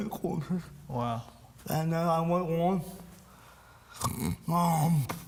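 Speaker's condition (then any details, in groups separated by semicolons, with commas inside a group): Cerebral palsy; speech impairment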